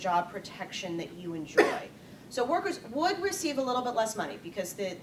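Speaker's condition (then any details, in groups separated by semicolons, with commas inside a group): No condition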